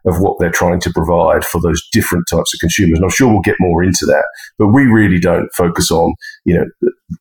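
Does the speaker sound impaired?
No.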